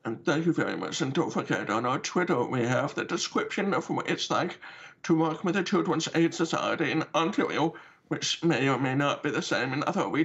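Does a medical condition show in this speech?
Yes: deafness with cochlear implant; brown cochlear implant on side of head, once damaged by water from hose and repaired; uses cochlear implant.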